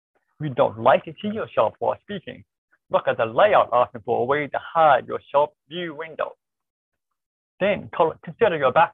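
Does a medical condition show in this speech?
Yes: deafness, born deaf, cochlear implant.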